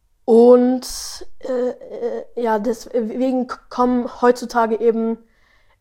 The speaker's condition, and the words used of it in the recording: Stuttering. Da ist es so, ich stottere wenig in den Folgen, weil ich eben im Flow bin und flüssig sprechen will.